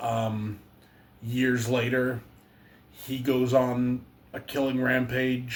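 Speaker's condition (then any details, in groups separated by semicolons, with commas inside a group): No condition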